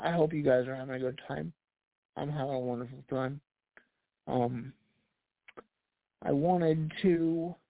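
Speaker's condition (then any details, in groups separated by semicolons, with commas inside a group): Cerebral palsy; past challenges speaking up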